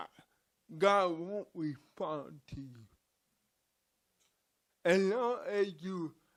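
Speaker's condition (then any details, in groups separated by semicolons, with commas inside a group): Cerebral palsy; from birth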